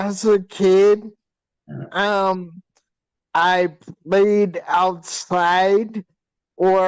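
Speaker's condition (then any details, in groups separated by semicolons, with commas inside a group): Hydrocephalus with shunt failure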